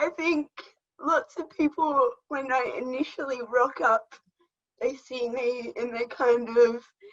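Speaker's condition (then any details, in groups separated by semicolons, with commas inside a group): Cerebral palsy; age 22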